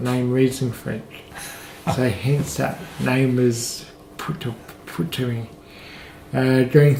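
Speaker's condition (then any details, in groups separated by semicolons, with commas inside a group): Cerebral palsy, mild; right side, balance and coordination affected; speech affected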